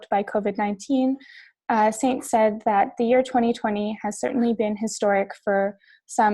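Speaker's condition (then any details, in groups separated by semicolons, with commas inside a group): No condition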